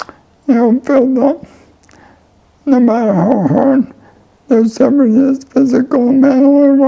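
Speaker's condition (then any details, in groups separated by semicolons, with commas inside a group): ALS; voice and lungs affected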